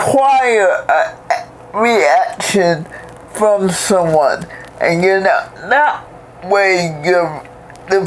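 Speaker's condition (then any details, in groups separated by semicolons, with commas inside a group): Cerebral palsy; most of life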